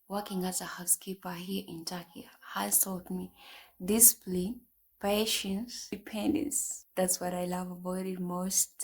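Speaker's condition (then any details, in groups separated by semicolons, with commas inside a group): No condition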